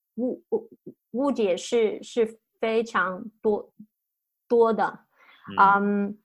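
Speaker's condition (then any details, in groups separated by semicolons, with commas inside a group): Stuttering; stuttering since childhood, grew up without other people who stutter; fear and distress after stuttering worsen own stutter; repeated sounds, prolonged sounds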